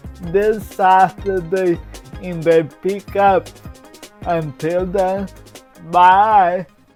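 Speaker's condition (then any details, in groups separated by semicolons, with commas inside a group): Cerebral palsy; present from birth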